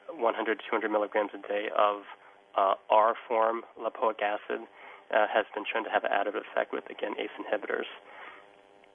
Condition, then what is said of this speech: No condition.